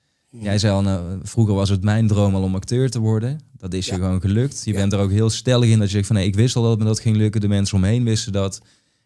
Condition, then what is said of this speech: None; typical speech.